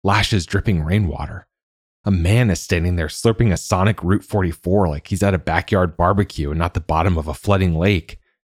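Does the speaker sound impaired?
No.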